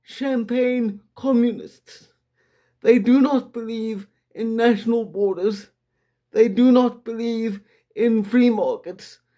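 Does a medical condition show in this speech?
Yes: quadriplegic cerebral palsy, severe.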